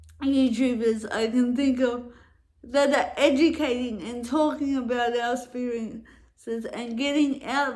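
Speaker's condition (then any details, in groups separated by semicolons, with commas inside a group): Cerebral palsy; affects walking and speech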